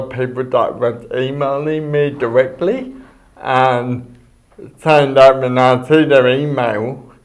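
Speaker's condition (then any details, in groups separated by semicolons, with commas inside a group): Cerebral palsy; speech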